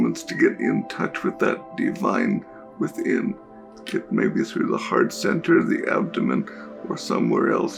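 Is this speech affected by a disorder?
Yes: cerebral palsy; diagnosed at birth.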